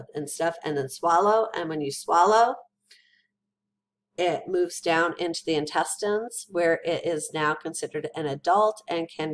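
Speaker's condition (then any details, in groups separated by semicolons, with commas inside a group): No condition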